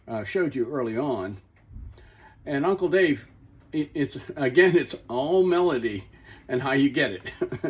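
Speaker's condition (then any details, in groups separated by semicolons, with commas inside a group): No condition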